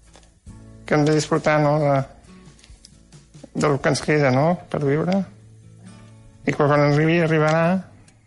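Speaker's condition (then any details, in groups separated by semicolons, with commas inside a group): Duchenne muscular dystrophy; dictates instead of writing, colds or bronchitis cause suffocation crises treated with morphine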